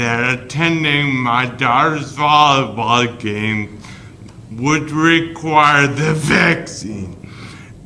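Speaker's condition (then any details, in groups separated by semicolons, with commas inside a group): Guillain-Barré syndrome; formerly unable to speak, on ventilator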